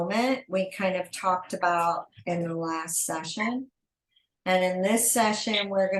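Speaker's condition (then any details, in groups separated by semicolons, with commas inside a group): No condition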